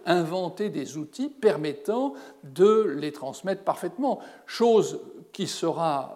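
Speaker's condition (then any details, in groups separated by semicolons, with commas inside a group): No condition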